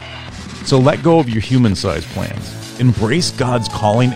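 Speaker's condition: No condition

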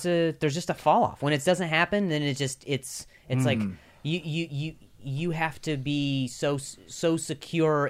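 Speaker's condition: Stutter; possibly audible when naming podcast; repeated sounds, repeated words

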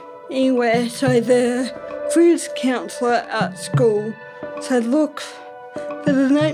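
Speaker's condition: Ataxic cerebral palsy; crutches outside

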